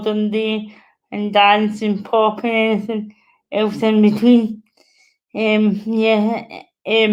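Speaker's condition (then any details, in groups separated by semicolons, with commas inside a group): Cerebral palsy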